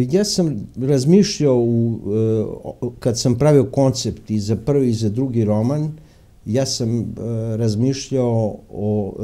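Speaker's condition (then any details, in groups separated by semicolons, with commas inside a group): No condition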